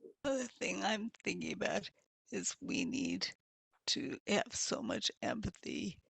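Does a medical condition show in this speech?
Yes: multiple sclerosis.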